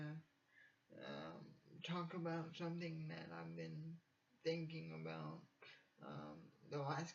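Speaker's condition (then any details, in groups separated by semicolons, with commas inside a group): Cerebral palsy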